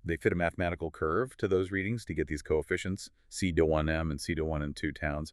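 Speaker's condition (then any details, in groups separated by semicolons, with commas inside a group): No condition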